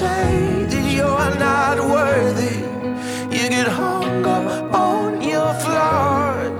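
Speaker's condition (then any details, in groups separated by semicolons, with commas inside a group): No condition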